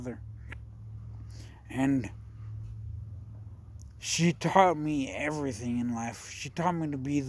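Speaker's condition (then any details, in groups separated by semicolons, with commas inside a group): Traumatic brain injury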